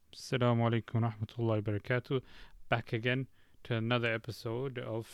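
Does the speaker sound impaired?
No.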